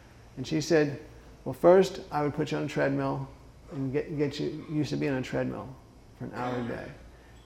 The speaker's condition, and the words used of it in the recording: Parkinson's disease. I got in from Saskatoon to Saskatchewan yesterday. That's a hard thing to say.